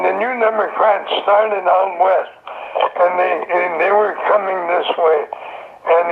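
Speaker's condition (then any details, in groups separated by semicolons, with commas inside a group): Throat cancer; survivor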